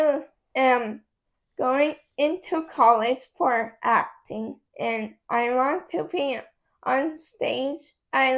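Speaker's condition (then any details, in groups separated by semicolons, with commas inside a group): Cerebral palsy; affects muscles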